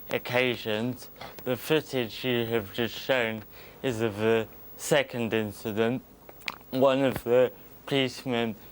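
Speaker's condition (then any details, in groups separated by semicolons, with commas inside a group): Cerebral palsy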